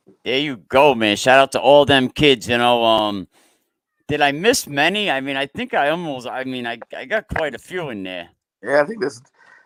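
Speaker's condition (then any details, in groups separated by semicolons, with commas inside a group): No condition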